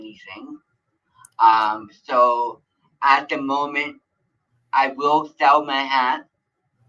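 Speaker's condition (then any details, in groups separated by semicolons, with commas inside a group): Cerebral palsy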